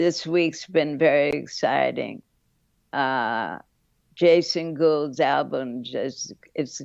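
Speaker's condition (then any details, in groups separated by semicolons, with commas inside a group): Parkinsonism from lyme disease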